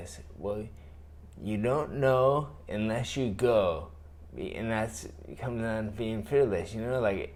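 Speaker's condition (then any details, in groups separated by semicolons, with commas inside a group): Traumatic brain injury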